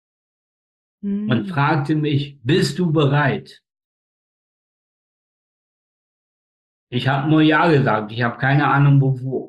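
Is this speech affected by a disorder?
Yes: spastic tetraparesis; birth accident, umbilical cord strangulation, brain oxygen lack up to 15 minutes, all four limbs; facial paralysis, speech control difficulties.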